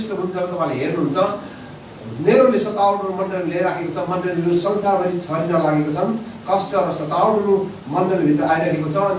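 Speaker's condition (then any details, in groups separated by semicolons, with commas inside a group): No condition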